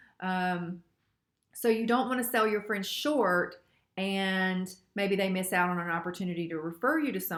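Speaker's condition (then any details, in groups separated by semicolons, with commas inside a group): No condition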